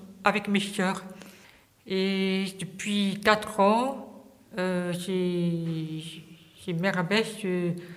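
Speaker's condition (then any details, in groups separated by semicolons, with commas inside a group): Hearing impairment from birth, congenital; no speech until age ten, lacked hearing equipment early, specialised school; able to sing and hear liturgy, speech regained through two years' therapy with Jackie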